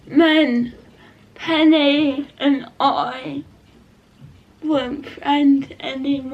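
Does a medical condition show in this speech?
Yes: cerebral palsy; not quadriplegic.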